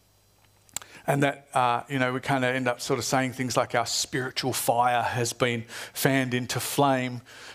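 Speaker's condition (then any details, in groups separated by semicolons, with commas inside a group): No condition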